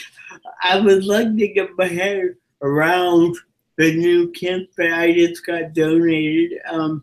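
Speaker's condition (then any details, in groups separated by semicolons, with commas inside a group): Cerebral palsy; from birth, physical disability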